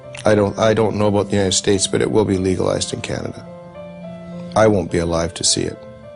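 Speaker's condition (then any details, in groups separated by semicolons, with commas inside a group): No condition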